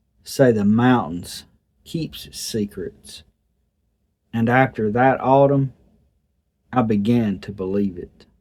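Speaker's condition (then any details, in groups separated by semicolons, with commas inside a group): No condition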